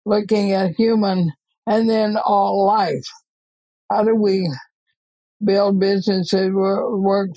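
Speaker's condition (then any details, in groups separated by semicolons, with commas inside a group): ALS; expects to die within couple of years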